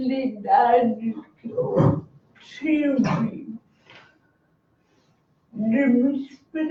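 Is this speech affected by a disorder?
Yes: cerebral palsy.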